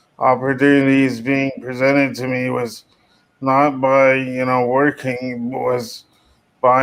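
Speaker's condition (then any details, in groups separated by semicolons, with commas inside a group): Cerebral palsy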